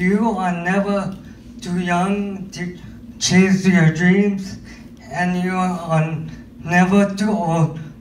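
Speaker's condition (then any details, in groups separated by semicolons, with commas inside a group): Cerebral palsy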